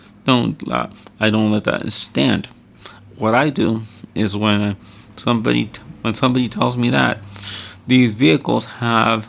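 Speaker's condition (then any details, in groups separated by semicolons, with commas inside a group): Cerebral palsy; wheelchair user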